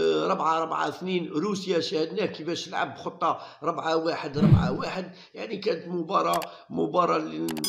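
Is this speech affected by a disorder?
No.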